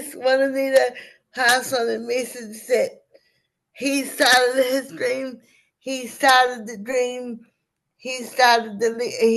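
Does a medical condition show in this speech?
Yes: cerebral palsy.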